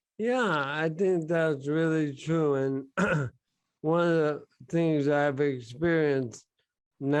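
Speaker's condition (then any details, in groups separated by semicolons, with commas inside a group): Bulbar onset ALS; speech and swallowing most affected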